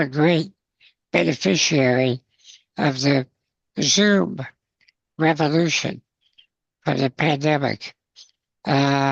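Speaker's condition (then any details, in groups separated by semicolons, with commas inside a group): Spinal muscular atrophy, congenital; progressive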